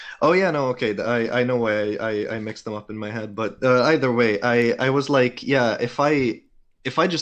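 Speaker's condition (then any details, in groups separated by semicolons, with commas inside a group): No condition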